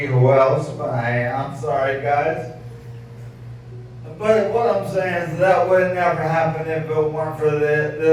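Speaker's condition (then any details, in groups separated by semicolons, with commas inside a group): ALS; voice sounds impaired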